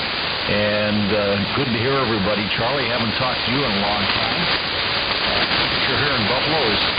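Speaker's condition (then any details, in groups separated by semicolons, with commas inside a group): No condition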